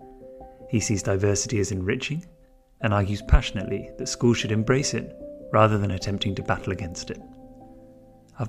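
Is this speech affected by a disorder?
No.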